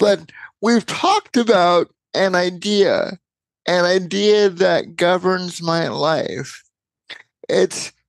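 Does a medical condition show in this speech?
Yes: cerebral palsy.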